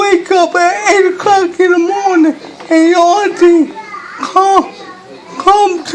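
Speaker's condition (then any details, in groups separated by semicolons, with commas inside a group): Cerebral palsy; speech hard to understand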